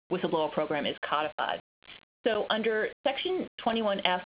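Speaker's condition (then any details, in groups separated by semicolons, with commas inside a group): No condition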